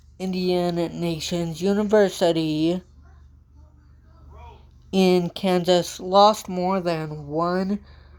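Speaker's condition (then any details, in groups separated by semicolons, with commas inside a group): Cerebral palsy; from birth, walks with walker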